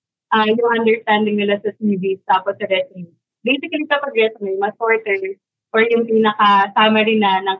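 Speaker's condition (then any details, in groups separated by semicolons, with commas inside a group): No condition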